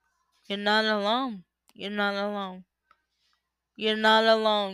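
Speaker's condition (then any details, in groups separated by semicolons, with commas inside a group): Cerebral palsy; uses power wheelchair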